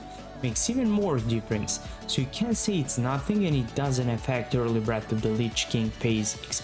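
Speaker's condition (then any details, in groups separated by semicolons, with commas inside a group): No condition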